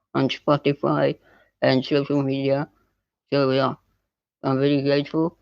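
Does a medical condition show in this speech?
Yes: spinal muscular atrophy type 2.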